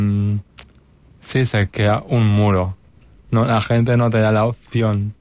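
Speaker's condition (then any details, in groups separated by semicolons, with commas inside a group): Cerebral palsy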